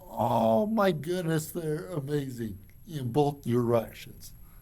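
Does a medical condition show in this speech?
Yes: cerebral palsy; from birth.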